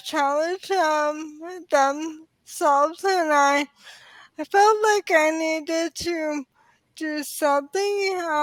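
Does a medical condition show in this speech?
Yes: ALS; sporadic form, onset in pinky finger; diagnosed in early 30s.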